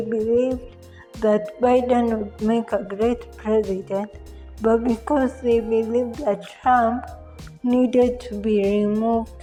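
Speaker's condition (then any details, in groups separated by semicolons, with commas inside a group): Cerebral palsy; from birth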